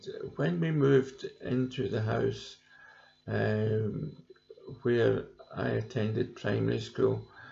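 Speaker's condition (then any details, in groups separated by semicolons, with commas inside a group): Cerebral palsy; present from birth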